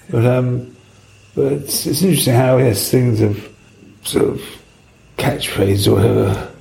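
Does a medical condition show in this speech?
Yes: Parkinson's; Parkinson's diagnosed early 2000s, about 5 years after restaurant opened, pioneering surgery, two brain wires, implanted battery; surgery reported to have sorted symptoms out perfectly, mobile, less time in kitchen; Parkinson's affects speech, rare audio interview.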